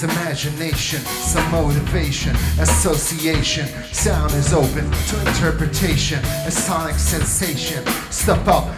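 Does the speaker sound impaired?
No.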